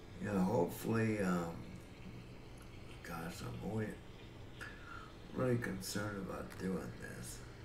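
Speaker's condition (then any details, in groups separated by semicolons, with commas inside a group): Cerebral palsy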